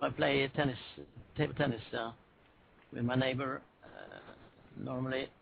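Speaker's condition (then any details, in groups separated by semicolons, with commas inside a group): Parkinson's disease; Parkinson's 21 years, levodopa, anti-reaction medicine from year 15 halved intake, Lars-Erik Unestål mental training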